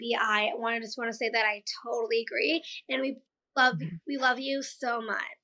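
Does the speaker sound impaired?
Yes: Down syndrome; past speech therapy.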